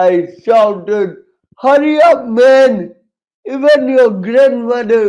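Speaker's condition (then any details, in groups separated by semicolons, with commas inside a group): Cerebral palsy, severe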